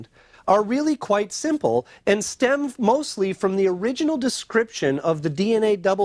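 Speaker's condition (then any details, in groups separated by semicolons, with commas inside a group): No condition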